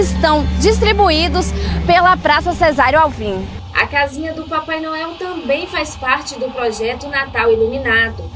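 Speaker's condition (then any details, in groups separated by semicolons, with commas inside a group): No condition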